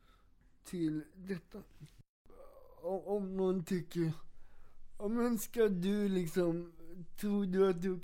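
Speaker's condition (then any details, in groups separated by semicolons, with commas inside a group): Cerebral palsy; has two wheelchairs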